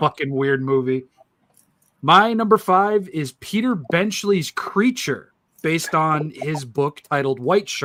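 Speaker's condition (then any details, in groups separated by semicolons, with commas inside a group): No condition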